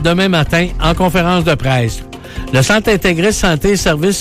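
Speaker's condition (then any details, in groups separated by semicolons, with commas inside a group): No condition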